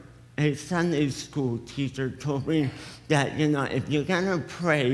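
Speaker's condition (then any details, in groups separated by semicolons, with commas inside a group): Cerebral palsy; affects speech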